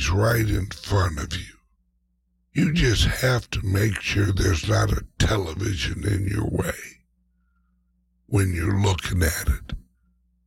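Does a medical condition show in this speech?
Yes: speech impediment, mild.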